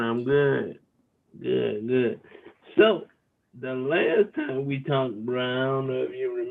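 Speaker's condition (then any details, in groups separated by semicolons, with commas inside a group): Cerebral palsy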